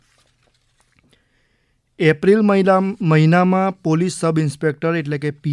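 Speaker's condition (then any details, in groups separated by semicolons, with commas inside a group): No condition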